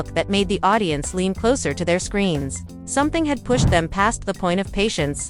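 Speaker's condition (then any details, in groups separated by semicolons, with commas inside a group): No condition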